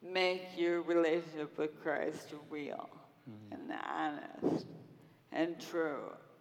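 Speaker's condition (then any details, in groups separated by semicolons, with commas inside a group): Friedreich's ataxia; diagnosed in twenties at u of m, progressive, wall-supported gait then wheelchair, service dog, no cure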